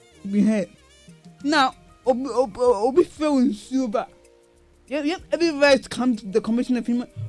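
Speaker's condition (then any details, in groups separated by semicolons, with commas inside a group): Cerebral palsy; acquired, not from birth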